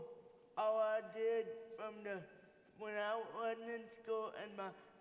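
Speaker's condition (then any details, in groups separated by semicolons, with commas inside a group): Cerebral palsy; from birth, uses wheelchair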